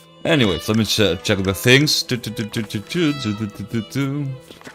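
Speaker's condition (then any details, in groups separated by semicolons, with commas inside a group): No condition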